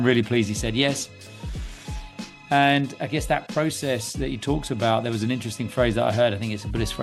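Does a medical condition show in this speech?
No.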